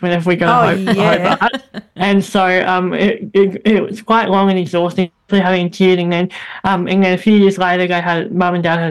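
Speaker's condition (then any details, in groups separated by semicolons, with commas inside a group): Bilateral cleft lip and palate; congenital bilateral cleft lip and palate, operations from three months, hip bone graft, throat operation; childhood voice squeaky, very airy, nasal, lifelong speech therapy, braces in teens, much improved since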